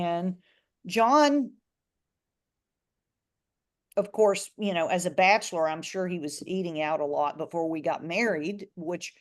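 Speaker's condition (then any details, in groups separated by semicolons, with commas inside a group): No condition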